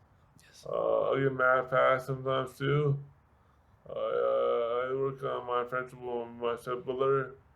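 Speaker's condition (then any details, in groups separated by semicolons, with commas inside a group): Severe brain injury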